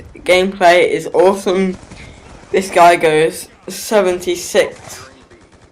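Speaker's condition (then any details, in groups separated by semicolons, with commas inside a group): Cerebral palsy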